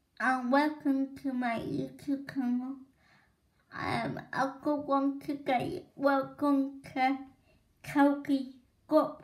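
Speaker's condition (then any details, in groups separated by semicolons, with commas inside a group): Cerebral palsy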